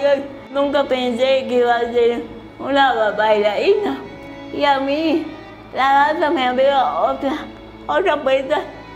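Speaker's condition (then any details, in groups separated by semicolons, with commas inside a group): Cerebral palsy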